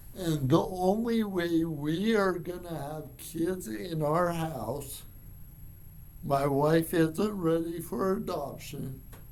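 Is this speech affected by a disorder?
Yes: cerebral palsy; from birth.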